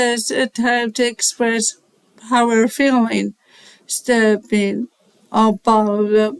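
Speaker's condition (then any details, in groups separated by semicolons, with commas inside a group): Cerebral palsy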